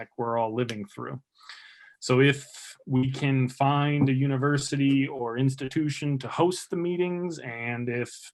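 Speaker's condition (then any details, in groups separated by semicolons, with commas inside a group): No condition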